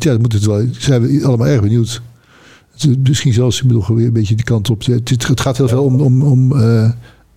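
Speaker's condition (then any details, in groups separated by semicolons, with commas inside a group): Parkinson's disease; lip tremor that can start suddenly, jaw spasm mostly when falling asleep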